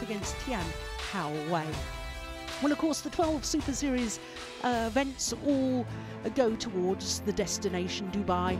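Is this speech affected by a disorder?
No.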